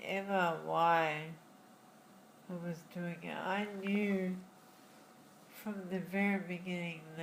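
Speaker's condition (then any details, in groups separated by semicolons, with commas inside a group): Friedreich's ataxia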